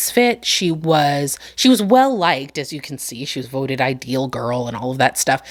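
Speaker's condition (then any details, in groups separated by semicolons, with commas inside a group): No condition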